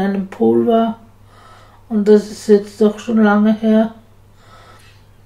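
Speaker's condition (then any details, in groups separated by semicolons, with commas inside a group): Spasticity from birth; multiple sclerosis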